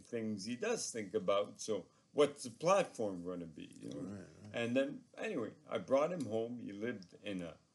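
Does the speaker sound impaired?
Yes: ALS; progressively crippling neurological disorder, living with it about three years; about three years since onset, diagnosed two years ago.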